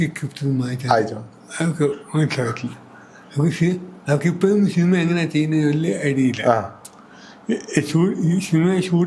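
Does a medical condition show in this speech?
Yes: cerebral palsy.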